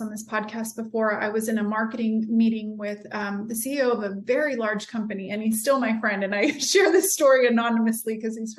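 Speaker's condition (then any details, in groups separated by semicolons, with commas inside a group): No condition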